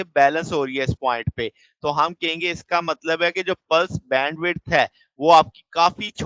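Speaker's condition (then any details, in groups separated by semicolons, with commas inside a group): No condition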